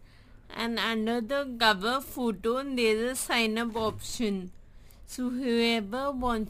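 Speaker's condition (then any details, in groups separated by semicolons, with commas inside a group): Friedreich's ataxia; degenerative disorder, sudden onset without fall or fever, wheelchair user; uses wheelchair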